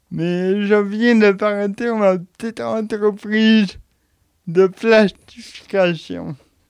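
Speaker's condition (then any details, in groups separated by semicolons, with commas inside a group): Cerebral palsy; age 31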